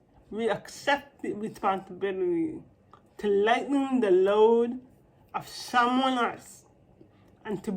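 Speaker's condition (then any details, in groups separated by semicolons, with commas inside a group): Cerebral palsy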